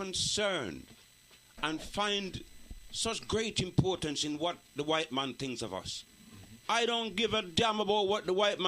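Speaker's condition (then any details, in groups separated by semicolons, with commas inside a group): No condition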